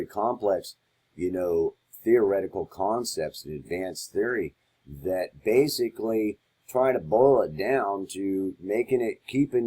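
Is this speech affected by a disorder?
No.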